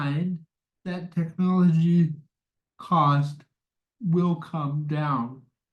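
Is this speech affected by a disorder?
Yes: cerebral palsy.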